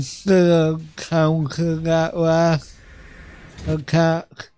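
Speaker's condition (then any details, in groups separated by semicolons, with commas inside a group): Cerebral palsy; affects voice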